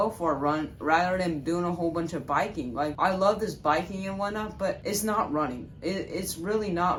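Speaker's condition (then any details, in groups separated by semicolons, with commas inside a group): No condition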